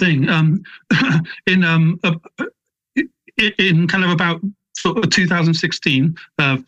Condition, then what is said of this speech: Stuttering. I didn't actually speak for myself in court then, and my stammer was much more intense than it is now.